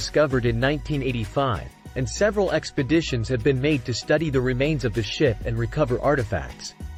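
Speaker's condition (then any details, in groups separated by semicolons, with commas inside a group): No condition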